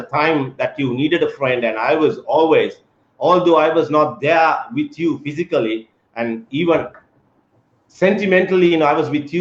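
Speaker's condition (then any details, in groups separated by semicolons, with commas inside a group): No condition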